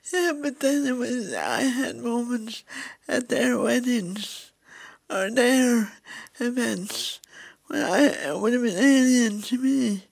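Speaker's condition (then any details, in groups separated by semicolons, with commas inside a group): Cerebral palsy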